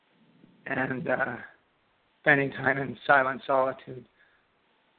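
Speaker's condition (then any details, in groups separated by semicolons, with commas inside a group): Parkinson's disease; left index finger tremor, diagnosed 4 years later by Ontario neurologist, then left hand weakness, dexterity loss; most symptoms persist, shuffling walk, freezing about 2 years, no medication, healing mantra, daily walks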